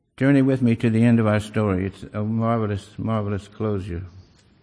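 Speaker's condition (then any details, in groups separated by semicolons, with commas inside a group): Parkinson's disease; small handwriting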